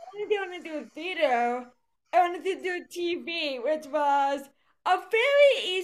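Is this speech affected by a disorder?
Yes: cerebral palsy; voice affected, speaks with accent.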